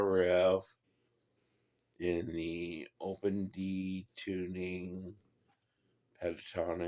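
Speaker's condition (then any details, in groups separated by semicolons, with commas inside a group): Parkinson's disease, MS; Parkinson's and MS; recovering, walking again, cramping and shaking improving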